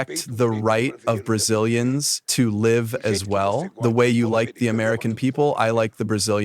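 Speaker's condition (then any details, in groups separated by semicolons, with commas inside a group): No condition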